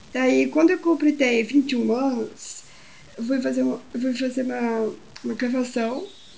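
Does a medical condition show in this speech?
Yes: Down syndrome; trained at Atitude Inclusão to present talk slides, later gave full talk at Smart Cities.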